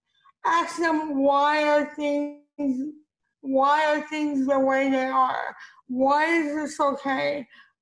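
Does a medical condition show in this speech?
Yes: cerebral palsy; diagnosed at age 2, physical therapy, fall with injury after slipping on wet floor.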